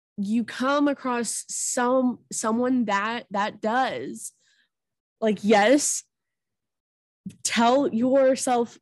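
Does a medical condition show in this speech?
Yes: stuttering; stuttering with blocks, slowly accepting stutter; sees therapist; gets stuck, word and part-word repetitions, saying own name still hard; here repeated words, prolonged sounds.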